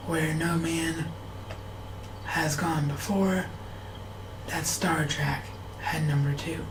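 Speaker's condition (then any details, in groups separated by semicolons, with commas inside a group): Cerebral palsy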